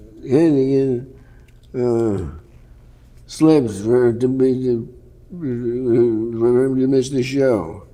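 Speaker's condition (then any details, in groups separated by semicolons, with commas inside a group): Parkinson's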